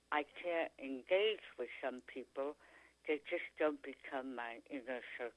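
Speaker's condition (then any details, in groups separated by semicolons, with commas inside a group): Tongue cancer; stage 4 tongue cancer, chronic sore throat, 3/4 tongue removed by dr. Oxford, second surgery; after surgery could not speak or swallow, feeding tube, now speaks pretty clearly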